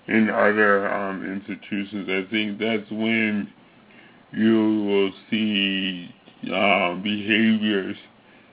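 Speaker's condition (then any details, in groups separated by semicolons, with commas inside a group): Cerebral palsy; visible to casting agents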